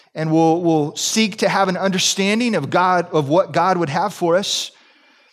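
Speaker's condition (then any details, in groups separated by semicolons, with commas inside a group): No condition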